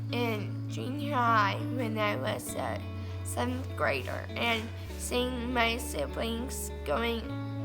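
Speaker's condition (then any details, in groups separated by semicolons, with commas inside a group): Cerebral palsy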